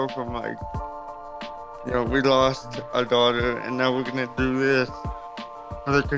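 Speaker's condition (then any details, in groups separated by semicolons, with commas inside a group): Cerebral palsy; since birth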